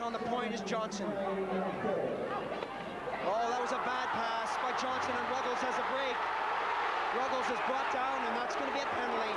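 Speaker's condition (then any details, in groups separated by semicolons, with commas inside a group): No condition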